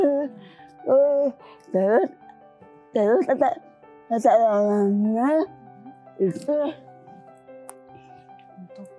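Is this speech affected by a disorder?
Yes: cerebral palsy; from birth, premature, physical limitations; communicates smoothly in conversation.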